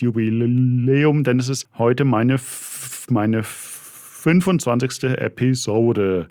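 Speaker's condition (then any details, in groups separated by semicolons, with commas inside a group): Stuttering; blocks, block right on announcing own stuttering; repeated words, prolonged sounds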